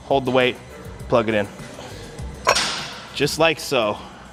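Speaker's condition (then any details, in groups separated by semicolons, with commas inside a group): No condition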